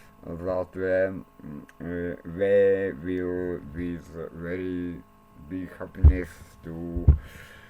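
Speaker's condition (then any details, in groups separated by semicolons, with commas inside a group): Cerebral palsy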